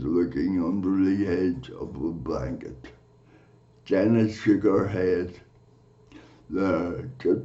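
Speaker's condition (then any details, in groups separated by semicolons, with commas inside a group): Cerebral palsy; from birth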